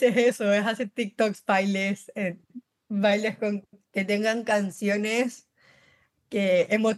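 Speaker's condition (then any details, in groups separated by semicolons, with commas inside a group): Down syndrome; congenital, since birth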